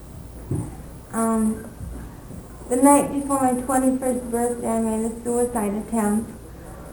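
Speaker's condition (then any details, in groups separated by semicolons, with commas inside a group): Cerebral palsy; speaks fluently with few pauses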